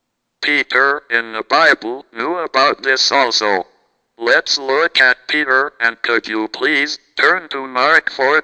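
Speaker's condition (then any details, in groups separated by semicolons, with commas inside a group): Cerebral palsy, speech-generating device; never walked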